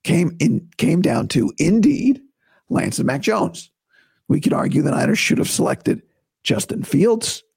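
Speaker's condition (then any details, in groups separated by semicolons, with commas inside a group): Vocal cord surgery recovery; not yet back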